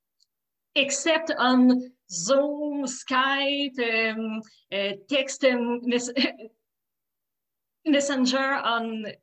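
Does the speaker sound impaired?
Yes: stuttering, blocks; stuttering since childhood, persisting into adulthood, stuttered more during first COVID lockdown while talking less; stutters during this podcast; mostly blocks rather than repetitions, poorly coordinated speech movements, talking physically exhausting, hard to do other tasks while talking; here repeated sounds, prolonged sounds, blocks.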